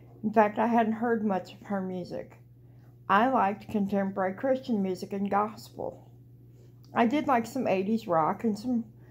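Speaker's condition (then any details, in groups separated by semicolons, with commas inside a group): Cerebral palsy; walks flat-footed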